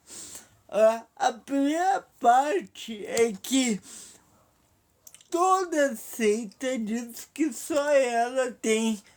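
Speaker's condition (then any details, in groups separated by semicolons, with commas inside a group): Paralysis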